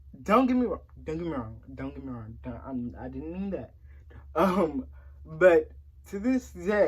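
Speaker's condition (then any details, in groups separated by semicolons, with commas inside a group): Cerebral palsy; since early childhood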